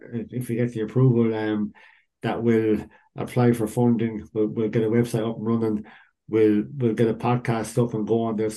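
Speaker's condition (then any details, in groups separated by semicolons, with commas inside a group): Cleft lip and palate; rhinoplasty likely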